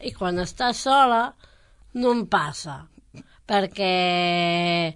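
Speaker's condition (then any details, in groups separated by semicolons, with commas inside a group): Down syndrome; congenital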